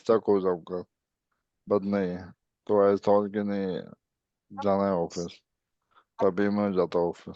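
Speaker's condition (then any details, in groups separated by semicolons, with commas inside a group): ALS; speech improved a little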